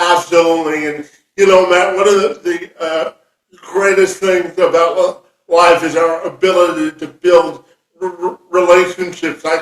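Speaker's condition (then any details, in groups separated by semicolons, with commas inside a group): Spastic quadriplegia cerebral palsy; spastic quadriplegic form, from birth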